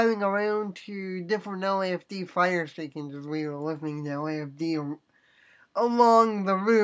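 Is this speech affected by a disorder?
Yes: cerebral palsy.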